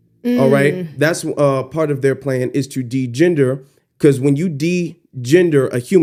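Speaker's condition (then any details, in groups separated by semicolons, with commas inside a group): No condition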